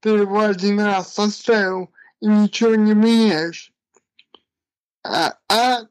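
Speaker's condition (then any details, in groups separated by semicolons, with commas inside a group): Cerebral palsy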